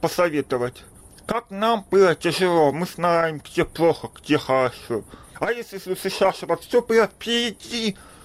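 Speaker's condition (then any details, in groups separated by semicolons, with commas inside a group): Deafness; congenital deafness, reads lips, attended school for deaf, no hearing aid worn in childhood; able to speak despite poor hearing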